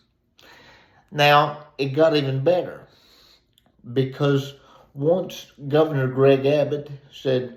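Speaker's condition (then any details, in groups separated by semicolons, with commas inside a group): Cerebral palsy; uses wheelchair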